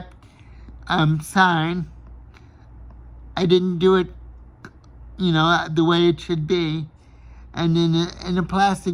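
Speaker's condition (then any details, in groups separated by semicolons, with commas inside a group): Cerebral palsy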